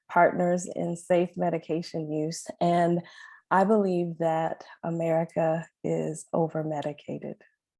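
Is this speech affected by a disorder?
No.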